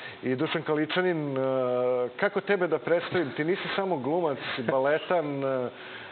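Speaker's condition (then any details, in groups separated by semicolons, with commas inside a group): No condition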